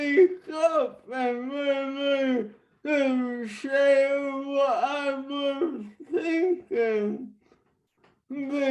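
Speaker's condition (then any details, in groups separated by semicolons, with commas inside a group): Traumatic brain injury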